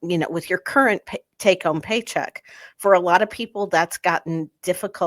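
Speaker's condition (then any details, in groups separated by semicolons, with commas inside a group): No condition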